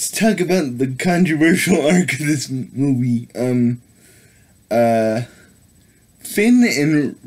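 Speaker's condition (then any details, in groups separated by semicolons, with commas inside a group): Cerebral palsy; able to speak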